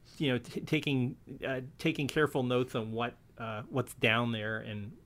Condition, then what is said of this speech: No condition.